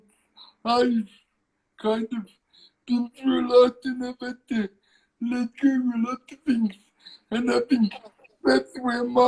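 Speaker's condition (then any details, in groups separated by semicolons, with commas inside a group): Cerebral palsy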